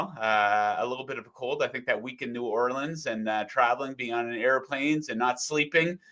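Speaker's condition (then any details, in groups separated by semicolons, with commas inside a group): No condition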